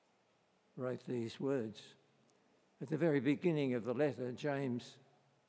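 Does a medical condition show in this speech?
Yes: Parkinson's disease; varying, unpredictable effects, best with careful medication timing and enough rest; voice may crack, concern about voice carrying through.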